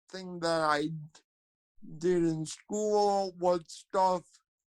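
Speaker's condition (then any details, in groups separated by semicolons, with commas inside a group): Cerebral palsy, spastic quadriplegia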